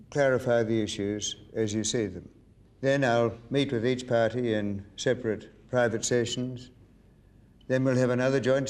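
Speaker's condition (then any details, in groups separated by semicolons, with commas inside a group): No condition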